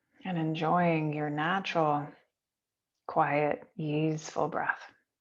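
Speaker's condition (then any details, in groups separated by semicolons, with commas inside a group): No condition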